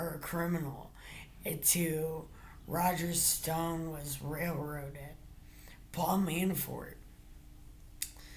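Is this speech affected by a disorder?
Yes: brain injury.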